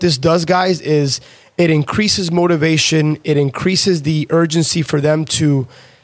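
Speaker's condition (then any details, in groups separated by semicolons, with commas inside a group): No condition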